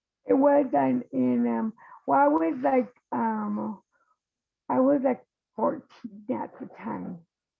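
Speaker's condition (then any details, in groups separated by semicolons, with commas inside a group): Cerebral palsy; worsened with age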